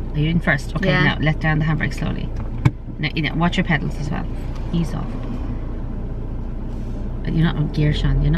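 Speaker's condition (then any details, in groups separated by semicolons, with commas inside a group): No condition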